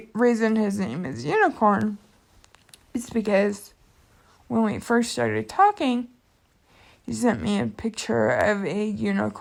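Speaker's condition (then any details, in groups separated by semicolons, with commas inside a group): Cerebral palsy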